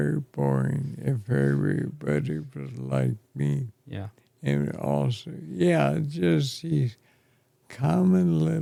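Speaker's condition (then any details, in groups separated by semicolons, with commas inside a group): ALS; affects chest and throat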